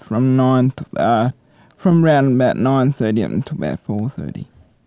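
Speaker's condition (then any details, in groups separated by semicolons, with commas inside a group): Cerebral palsy; cerebral palsy from birth, brain damage from lack of oxygen to brain at birth, 33 years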